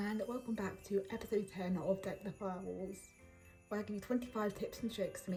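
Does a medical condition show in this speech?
No.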